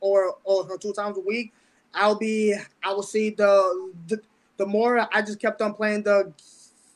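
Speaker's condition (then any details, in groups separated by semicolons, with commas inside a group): Stuttering; mild speech impediment with stutter since about age ten; certain words don't come out; repeated sounds, blocks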